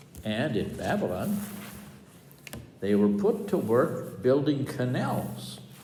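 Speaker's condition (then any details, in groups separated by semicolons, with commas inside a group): No condition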